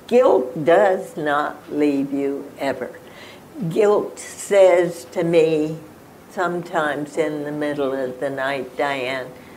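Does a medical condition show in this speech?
Yes: spasmodic dysphonia; 4 months unable to talk before diagnosis, injections keep voice usable on air.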